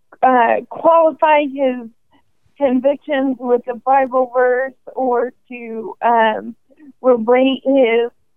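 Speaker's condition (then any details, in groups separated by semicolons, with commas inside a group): ALS; 18 months to diagnosis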